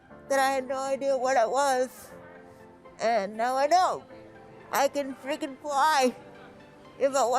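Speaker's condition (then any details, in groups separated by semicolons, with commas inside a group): Spastic quadriplegic cerebral palsy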